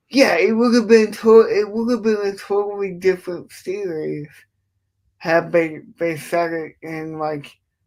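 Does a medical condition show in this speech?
Yes: cerebral palsy; affects speech.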